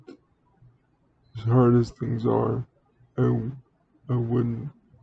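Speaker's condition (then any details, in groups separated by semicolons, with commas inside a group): Cerebral palsy; speaks relatively well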